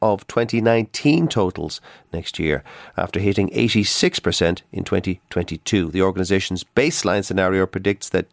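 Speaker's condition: No condition

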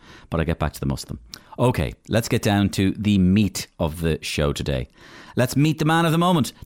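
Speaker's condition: No condition

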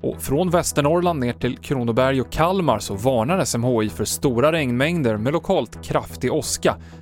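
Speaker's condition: No condition

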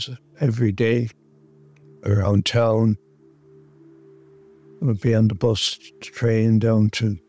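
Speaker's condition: Motor neuron disease; onset about 10 months earlier with two falls, first misdiagnosed Parkinson's, Parkinson's medicine 3-4 months; worsening, legs affected, basically unable to walk, uses wheelchair; voice getting worse, expects to lose voice

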